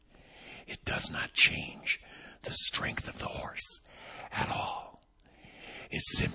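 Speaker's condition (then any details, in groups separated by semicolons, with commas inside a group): Vocal cord paralysis, unilateral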